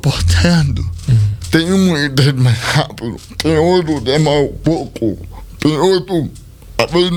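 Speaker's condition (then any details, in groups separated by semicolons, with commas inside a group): Cerebral palsy; speech not normal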